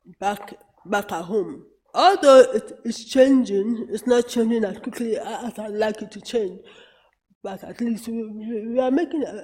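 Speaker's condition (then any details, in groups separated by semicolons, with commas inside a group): Cerebral palsy; therapy started late, at age ten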